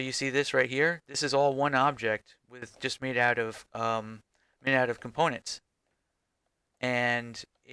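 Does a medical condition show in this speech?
No.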